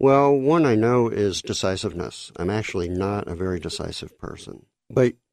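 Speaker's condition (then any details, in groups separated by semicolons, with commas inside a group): Cleft lip and palate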